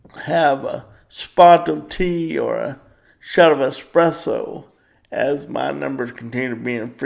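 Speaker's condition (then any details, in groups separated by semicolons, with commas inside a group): Cerebral palsy; power wheelchair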